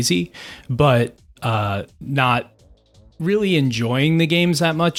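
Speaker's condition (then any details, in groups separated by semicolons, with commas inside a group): No condition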